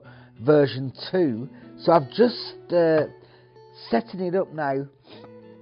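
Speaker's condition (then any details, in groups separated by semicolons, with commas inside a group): No condition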